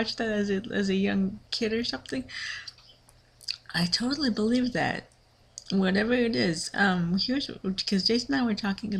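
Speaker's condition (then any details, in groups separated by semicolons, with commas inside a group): Cerebral palsy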